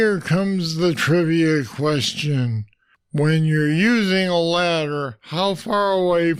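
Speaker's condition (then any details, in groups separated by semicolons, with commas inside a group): Parkinson's disease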